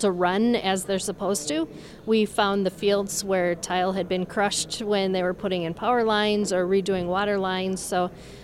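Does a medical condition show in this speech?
No.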